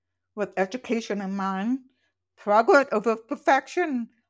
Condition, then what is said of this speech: Deafness. It's not a British accent, I wish.